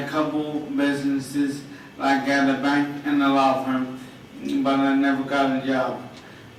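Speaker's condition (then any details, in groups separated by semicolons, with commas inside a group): Traumatic brain injury; hit while cycling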